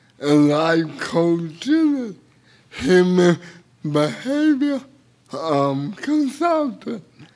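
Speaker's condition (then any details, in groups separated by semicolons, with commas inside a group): Cerebral palsy; involuntary hand movements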